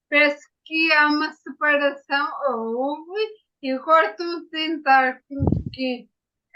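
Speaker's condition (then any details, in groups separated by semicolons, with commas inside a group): Ataxia after brain injury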